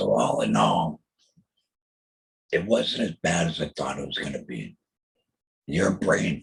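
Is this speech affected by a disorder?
Yes: total laryngectomy.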